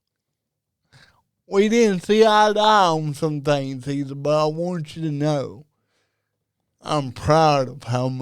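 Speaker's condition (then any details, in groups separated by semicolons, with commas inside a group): Cerebral palsy; diagnosed at about age two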